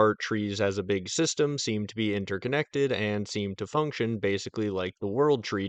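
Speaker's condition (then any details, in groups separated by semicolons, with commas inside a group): No condition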